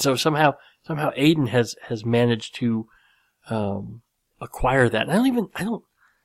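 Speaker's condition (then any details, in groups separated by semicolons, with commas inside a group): Cleft lip and palate; nose still slightly crooked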